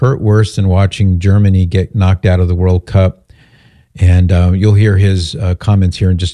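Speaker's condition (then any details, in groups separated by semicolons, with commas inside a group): No condition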